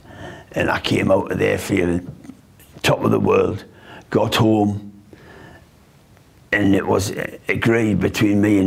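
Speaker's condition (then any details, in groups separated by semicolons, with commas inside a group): Parkinson's; young onset, deep brain stimulation implant, repositioned deeper; about 10 years since diagnosis, on medication, DBS helped slightly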